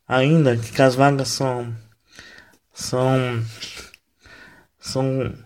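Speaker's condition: Cerebral palsy, mild; wheelchair user

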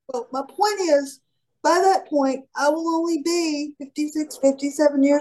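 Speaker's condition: Cerebral palsy; from birth

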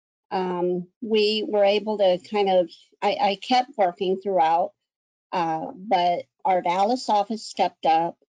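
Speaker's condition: Cleft lip and palate; one or two surgeries a year

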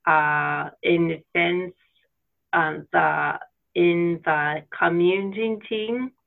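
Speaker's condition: Aphasia after stroke; aphasia from stroke 4 years ago; 4 years since stroke, past speech therapy with speech therapist Jennifer Kurtz; could not talk at all first week, talking restored by therapist Jennifer Kurtz

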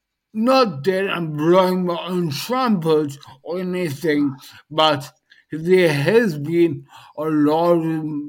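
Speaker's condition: Dysarthria post-stroke; speech highly affected

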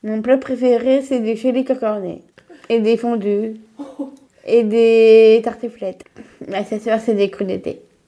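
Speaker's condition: Down syndrome (trisomy 21); age 27, mother Véronique and Chloé help reformulate interview questions

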